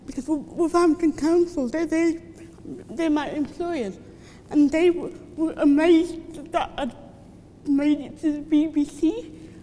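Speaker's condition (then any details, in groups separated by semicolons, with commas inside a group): Cerebral palsy; from birth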